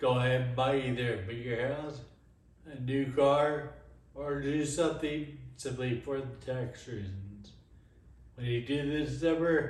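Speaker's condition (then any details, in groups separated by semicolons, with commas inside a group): Friedreich's ataxia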